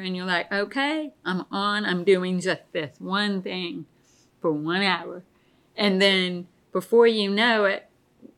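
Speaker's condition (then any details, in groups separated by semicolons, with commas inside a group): Deafness; pretty bad tinnitus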